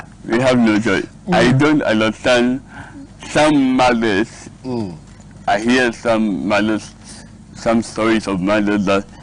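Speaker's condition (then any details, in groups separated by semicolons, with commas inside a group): Cerebral palsy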